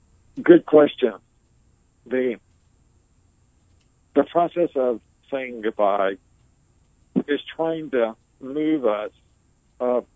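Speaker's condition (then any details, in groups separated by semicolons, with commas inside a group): ALS, speech-generating device; motor neuron loss, progressive paralysis with sensation intact, pain with paralysis; about 17 to 20 years since onset, uses wheelchair, approaching total paralysis; barely able to speak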